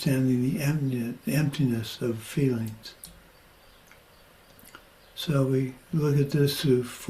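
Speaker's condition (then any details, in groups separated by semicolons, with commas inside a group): Parkinson's; progressing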